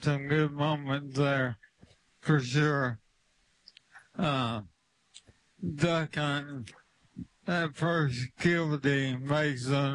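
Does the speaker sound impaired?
Yes: ALS; limb onset, began right arm, spread to left arm and right leg, diagnosed at Duke.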